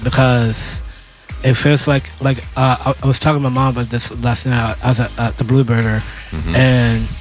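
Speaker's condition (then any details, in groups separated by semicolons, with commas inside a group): Down syndrome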